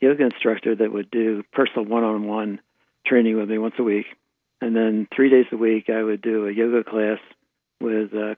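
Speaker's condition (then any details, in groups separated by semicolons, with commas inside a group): Parkinson's disease; right hand tremor at onset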